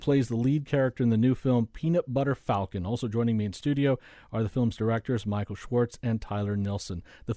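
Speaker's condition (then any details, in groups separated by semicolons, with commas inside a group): No condition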